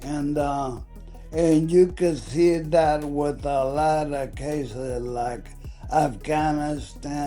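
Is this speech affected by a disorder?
Yes: ALS.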